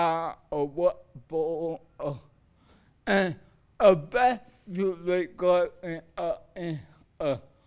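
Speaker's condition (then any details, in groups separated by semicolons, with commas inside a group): Cerebral palsy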